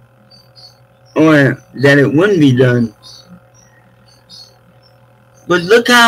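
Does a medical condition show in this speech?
Yes: cerebral palsy.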